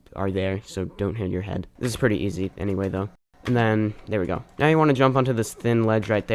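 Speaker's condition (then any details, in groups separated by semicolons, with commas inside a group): No condition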